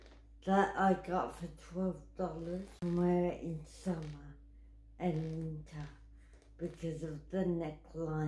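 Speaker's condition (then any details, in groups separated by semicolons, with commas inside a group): Cerebral palsy; wheelchair user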